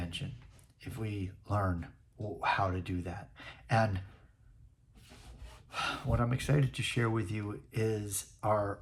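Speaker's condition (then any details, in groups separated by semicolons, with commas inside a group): No condition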